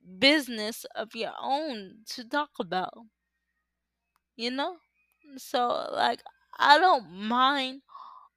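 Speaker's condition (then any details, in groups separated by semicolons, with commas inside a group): Cerebral palsy; uses power wheelchair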